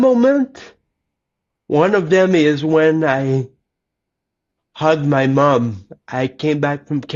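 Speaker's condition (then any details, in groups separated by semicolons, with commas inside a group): Cerebral palsy; lifelong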